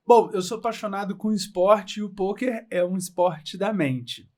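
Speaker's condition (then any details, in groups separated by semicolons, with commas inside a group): No condition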